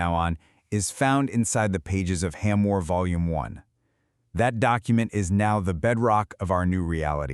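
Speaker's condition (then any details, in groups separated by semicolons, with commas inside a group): No condition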